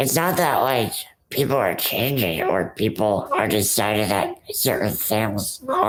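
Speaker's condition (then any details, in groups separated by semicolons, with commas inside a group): Rare muscular dystrophy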